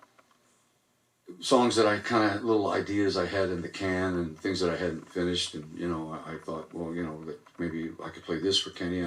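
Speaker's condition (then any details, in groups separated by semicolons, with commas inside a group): No condition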